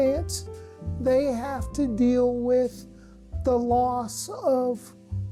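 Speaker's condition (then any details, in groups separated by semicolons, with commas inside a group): Cerebral palsy; since birth; anti-spasm medication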